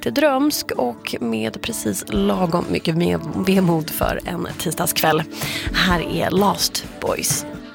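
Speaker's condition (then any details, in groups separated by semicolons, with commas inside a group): No condition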